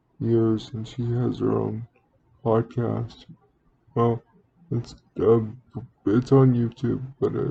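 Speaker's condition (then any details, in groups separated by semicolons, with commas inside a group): Cerebral palsy; speaks relatively well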